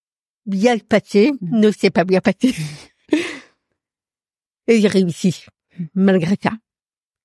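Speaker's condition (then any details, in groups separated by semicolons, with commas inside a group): Profound deafness; audible accent from deafness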